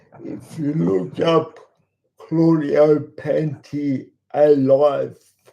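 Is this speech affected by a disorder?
Yes: cerebral palsy; talks slowly.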